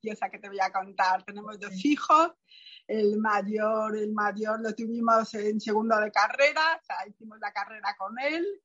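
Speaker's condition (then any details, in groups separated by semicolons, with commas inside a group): Profound bilateral hearing loss, post-meningitis profound bilateral sensorineural hearing loss; second implant planned at Sierga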